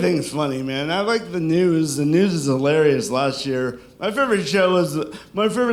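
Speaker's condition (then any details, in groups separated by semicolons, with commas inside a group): Cerebral palsy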